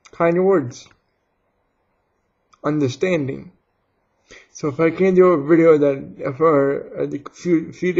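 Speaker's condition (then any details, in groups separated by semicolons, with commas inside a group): Cerebral palsy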